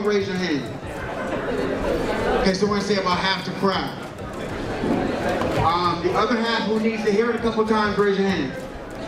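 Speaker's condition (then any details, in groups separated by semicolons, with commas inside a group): No condition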